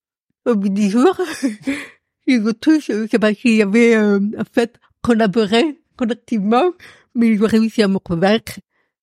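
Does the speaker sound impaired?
Yes: profound deafness; audible accent from deafness.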